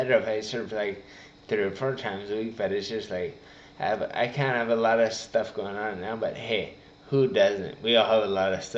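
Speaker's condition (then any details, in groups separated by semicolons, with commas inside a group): Traumatic brain injury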